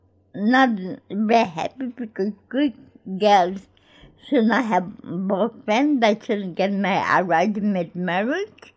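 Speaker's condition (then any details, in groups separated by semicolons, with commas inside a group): Cerebral palsy; born in Greece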